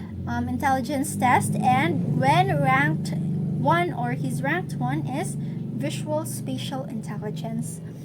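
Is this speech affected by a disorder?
No.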